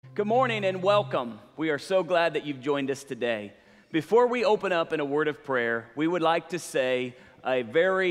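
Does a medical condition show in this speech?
No.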